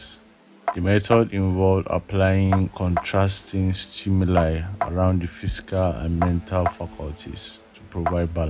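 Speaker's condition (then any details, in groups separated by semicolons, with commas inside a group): No condition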